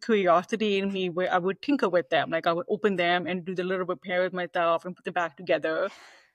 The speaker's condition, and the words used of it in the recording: Deafness. And I know a little bit of sign language, but I'm not surrounded by signers.